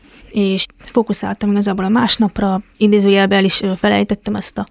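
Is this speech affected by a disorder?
Yes: deafness; congenital.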